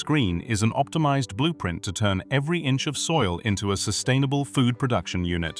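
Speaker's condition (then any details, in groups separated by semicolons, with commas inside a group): No condition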